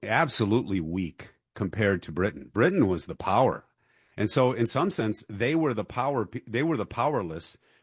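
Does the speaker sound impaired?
No.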